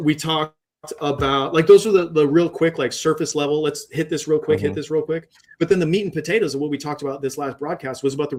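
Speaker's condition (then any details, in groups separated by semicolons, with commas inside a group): No condition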